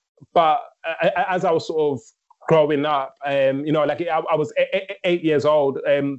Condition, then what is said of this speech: Stuttering. So as you may hear for some of the listeners, I have a stammer.